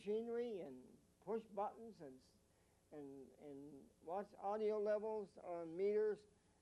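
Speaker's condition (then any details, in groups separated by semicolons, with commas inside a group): Mild cerebral palsy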